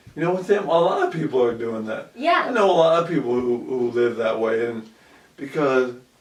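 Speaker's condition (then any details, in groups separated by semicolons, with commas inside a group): ALS; about 2 years since onset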